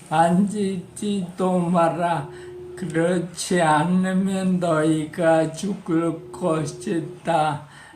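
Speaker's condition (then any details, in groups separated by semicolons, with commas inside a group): Parkinson's disease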